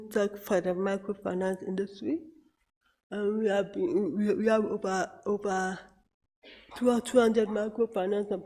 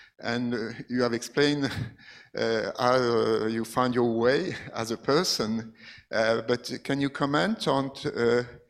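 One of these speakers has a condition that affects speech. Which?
The first: cerebral palsy; therapy started late, at age ten.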